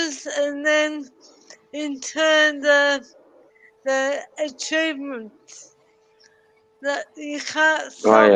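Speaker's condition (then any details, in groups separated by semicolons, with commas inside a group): Cerebral palsy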